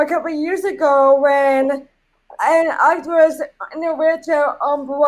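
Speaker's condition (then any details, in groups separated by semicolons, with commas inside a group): Cerebral palsy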